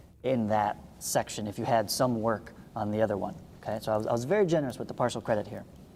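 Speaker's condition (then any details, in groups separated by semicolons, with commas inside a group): No condition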